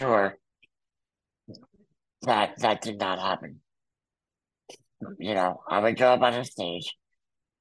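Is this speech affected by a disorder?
Yes: muscular dystrophy; wheelchair user.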